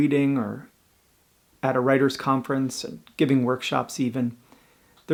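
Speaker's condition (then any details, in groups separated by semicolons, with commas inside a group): No condition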